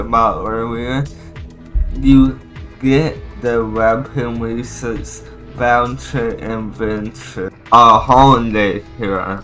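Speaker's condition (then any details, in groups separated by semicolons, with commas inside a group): Cerebral palsy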